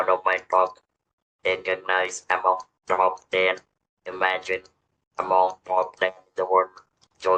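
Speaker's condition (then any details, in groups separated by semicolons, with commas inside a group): Throat cancer, electrolarynx user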